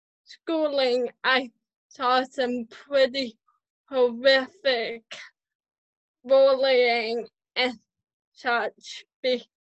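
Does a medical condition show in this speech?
Yes: cerebral palsy, spastic quadriplegic, mild.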